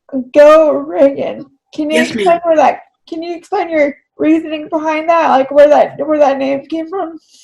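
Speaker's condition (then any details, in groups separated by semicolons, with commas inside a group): Cerebral palsy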